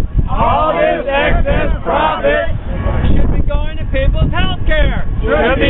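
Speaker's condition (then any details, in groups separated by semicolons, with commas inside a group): No condition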